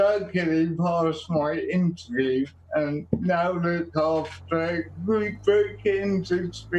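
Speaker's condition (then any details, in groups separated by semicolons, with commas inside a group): Quadriplegic cerebral palsy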